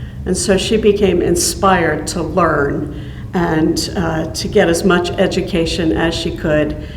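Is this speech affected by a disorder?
No.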